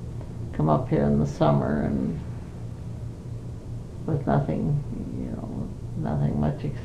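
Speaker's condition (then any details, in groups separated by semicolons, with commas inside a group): Parkinson's disease; 5 years since onset, not very able to do much, cannot live alone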